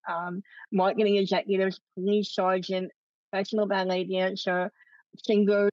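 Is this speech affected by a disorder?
Yes: cleft lip and palate; congenital cleft lip and palate, no single known cause, multiple surgeries throughout life, ongoing medical and dental needs.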